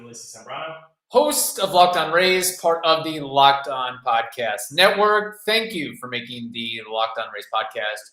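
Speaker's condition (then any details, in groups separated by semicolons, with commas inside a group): No condition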